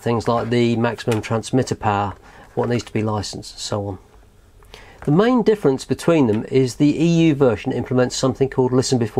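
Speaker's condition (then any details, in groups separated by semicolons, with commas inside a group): No condition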